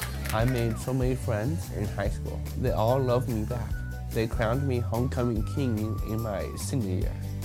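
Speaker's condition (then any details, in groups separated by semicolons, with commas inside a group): Down syndrome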